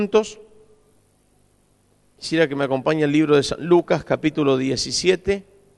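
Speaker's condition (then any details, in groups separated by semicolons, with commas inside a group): No condition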